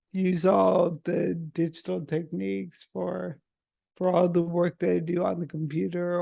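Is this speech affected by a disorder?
Yes: multiple sclerosis; diagnosed age 25, cannot use pen and paper; voice strong, speaks rather than writes.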